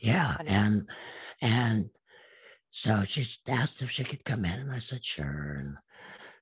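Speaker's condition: Absent vocal cords; unique voice

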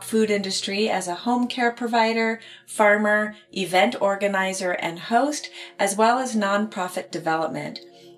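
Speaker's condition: No condition

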